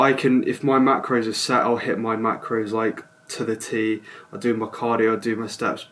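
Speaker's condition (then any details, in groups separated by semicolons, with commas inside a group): No condition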